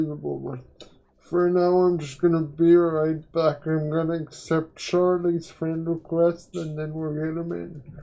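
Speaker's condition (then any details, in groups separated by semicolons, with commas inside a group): Quadriplegic cerebral palsy; uses one hand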